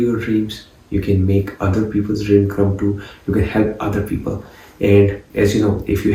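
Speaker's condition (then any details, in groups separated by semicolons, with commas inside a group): No condition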